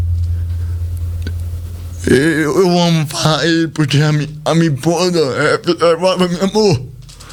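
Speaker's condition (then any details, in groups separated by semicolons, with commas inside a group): Cerebral palsy; speech not normal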